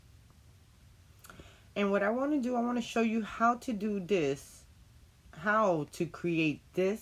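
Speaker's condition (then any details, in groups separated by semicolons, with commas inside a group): No condition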